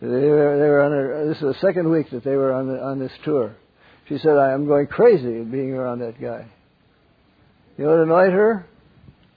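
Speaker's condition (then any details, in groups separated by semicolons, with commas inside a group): Parkinson's; wakes up around 3 am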